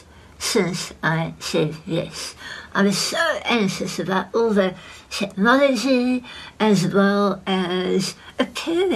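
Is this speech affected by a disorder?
Yes: head and neck cancer; recurring cancer incl. floor of mouth, radiation, multiple operations, leg tissue graft, implants; recurring cancer for 22 years.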